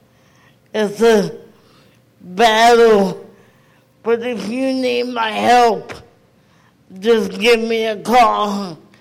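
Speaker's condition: Cerebral palsy; never received needed therapy; age 49

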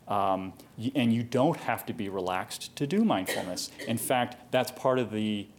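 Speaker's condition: No condition

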